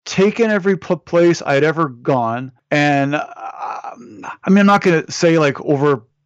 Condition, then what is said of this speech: Stuttering. There are times through focus and all that I can quiet it down, but it's a constant struggle.